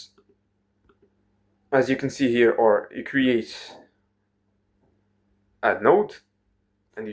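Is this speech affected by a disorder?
No.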